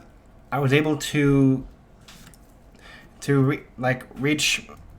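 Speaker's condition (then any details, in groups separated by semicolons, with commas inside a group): No condition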